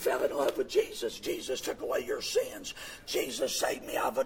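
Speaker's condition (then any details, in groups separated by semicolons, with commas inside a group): Vocal fold paralysis, bilateral; speaks with false vocal folds; voice partly regained since loss about 9 years ago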